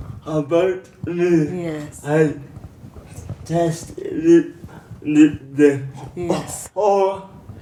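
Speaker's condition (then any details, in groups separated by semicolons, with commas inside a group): Cerebral palsy; mild, diagnosed in infancy, weak neck, C-curved spine; noisy throat breathing as infant, needed speech learning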